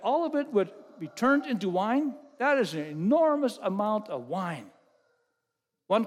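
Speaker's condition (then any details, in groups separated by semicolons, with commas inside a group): No condition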